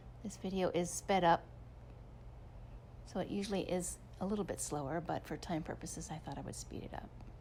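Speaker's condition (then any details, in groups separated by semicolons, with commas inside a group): No condition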